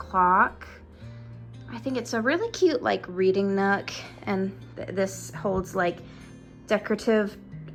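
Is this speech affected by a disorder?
No.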